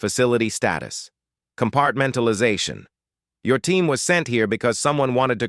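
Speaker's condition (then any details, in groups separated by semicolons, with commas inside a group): No condition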